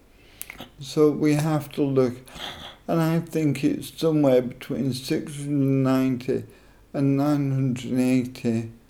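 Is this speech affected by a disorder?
Yes: motor neuron disease; advanced motor neuron disease diagnosed in Dubai age 48 after year of misdiagnosis, muscle weakness; 4 years post-diagnosis, daily hypoxic breathing exercises, three-monthly breathing tests, blood oxygen 99%, young-adult lung capacity; speech weakness, not brilliant but understandable, muscle machine on atrophy setting for voice box, still talking.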